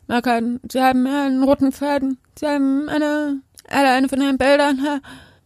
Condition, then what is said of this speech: Deafness. Ich glaube, auch so meine Stimme schon anders. Auch lauter, ja.